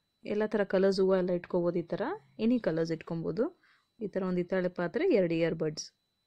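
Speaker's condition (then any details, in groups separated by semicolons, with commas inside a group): No condition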